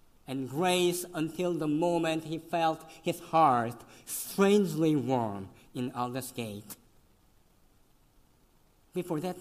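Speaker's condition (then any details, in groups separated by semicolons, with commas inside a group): Cleft lip and palate, severe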